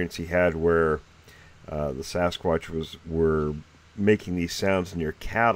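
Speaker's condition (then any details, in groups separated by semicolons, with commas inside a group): No condition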